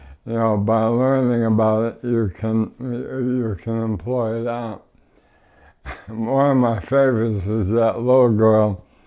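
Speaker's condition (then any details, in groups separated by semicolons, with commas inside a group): ALS; no tracheostomy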